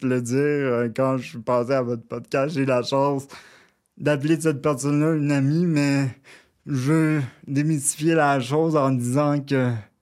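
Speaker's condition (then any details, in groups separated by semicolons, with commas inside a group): Cerebral palsy, near quadriplegia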